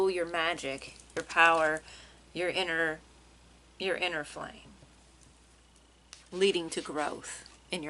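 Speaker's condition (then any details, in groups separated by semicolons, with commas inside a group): No condition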